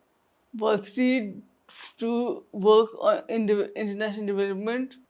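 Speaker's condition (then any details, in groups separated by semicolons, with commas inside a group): Traumatic brain injury; home speech exercises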